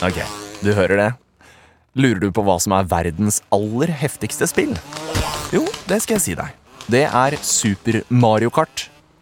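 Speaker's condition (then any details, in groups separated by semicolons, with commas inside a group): No condition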